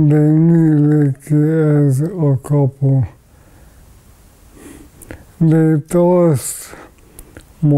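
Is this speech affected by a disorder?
Yes: ALS.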